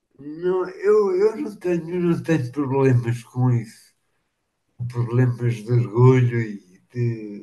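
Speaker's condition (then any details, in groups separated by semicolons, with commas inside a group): Machado-Joseph disease (sca3)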